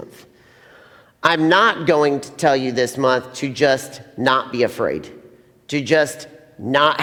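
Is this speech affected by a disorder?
No.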